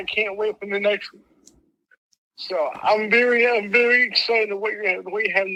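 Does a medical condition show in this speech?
Yes: mild cerebral palsy; speech impediment.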